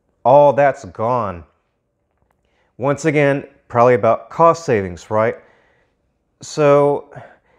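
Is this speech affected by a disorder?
No.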